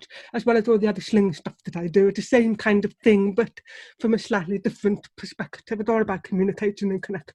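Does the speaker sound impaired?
Yes: deafness; relies on lip reading.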